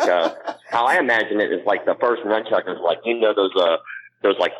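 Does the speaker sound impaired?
Yes: cleft palate; congenital cleft palate, mouth, ear, nose and throat structure differ from most people, cannot blow up balloon.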